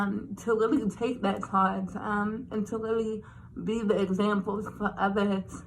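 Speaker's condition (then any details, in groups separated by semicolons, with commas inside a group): Cerebral palsy; since birth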